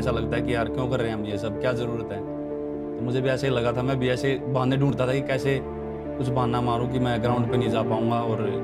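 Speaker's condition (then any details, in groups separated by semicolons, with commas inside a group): No condition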